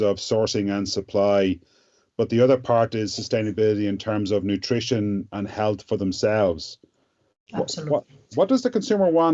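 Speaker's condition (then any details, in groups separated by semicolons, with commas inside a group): No condition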